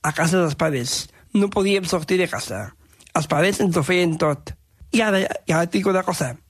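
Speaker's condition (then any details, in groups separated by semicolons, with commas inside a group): Down syndrome; very talkative, asks not to be corrected on how he says things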